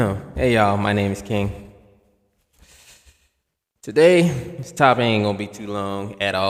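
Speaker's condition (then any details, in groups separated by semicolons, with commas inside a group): No condition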